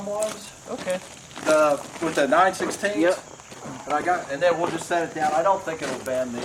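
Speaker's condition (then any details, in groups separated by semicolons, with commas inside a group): No condition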